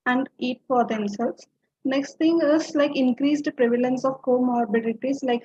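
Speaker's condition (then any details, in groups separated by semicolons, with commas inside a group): No condition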